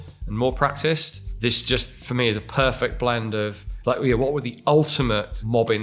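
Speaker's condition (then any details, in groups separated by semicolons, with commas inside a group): No condition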